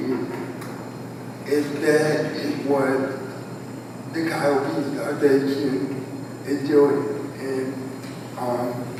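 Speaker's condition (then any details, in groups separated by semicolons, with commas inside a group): Cerebral palsy, spastic quadriplegia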